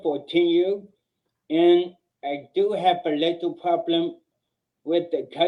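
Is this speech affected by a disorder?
Yes: cerebral palsy; mildest kind.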